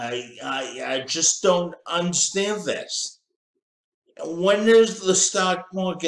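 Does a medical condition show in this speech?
Yes: cerebral palsy.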